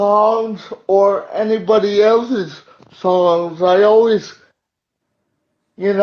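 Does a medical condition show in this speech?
Yes: cerebral palsy; uses wheelchair.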